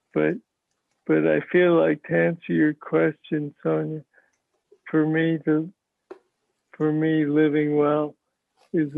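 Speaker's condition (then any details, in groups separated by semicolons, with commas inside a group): Parkinson's disease; young onset, deep brain stimulation surgery; speech sounds like mush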